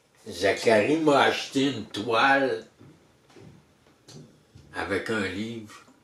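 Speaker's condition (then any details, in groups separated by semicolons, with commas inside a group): Traumatic brain injury; surgery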